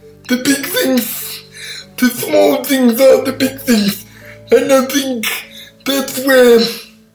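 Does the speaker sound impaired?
Yes: cerebral palsy; all four limbs affected, from birth, born 12 weeks premature; speech impairment, takes listeners a while to catch on, listeners hesitant to ask for repeats.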